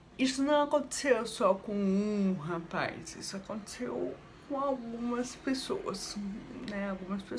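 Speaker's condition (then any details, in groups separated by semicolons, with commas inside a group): Cerebral palsy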